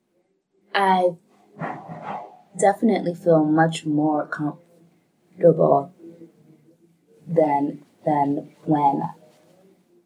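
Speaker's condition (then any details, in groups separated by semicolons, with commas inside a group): Stuttering; repeated words, blocks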